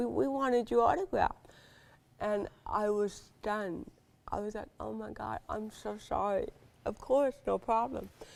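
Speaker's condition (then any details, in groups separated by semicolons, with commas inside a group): Cerebral palsy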